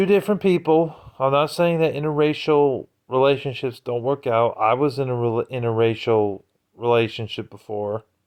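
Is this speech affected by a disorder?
No.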